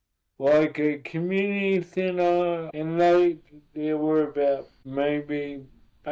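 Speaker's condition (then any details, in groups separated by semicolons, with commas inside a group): Cerebral palsy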